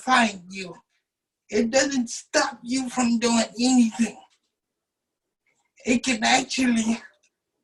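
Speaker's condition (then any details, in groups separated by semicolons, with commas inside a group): Cerebral palsy; uses wheelchair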